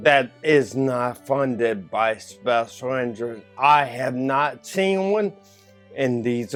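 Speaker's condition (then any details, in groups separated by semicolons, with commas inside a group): Ataxia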